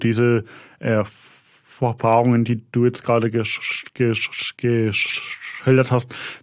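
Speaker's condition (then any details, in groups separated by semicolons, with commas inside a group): Stuttering; stuttering with blocks; block at recording start when saying he stutters; repeated sounds, prolonged sounds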